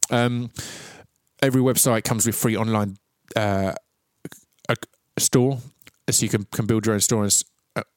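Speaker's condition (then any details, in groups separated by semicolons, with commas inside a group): Stutter; since childhood, attributed to near drowning as child, cause found through hypnosis at 13 or 14; struggling to say guest's name during recording; certain words trigger stuttering, always on guest's name, first sound hardest, adds lead-in sound, slight slurring; repeated sounds, repeated words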